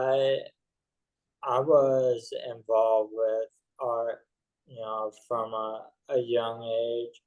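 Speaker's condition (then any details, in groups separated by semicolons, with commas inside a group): ALS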